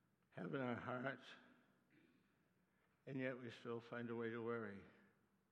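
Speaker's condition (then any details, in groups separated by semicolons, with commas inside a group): Parkinson's disease; Parkinson's attacks muscles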